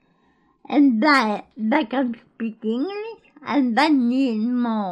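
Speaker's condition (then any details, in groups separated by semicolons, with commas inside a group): Cerebral palsy; born in Greece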